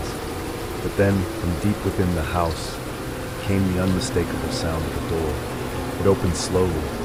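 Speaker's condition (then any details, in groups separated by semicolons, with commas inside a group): No condition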